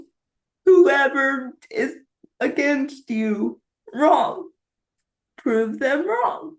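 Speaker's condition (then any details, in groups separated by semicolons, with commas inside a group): Cerebral palsy; speech not affected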